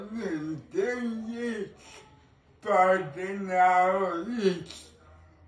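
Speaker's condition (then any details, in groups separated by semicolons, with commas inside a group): Cerebral palsy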